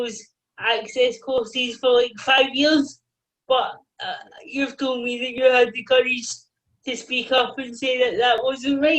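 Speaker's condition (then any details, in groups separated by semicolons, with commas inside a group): Cerebral palsy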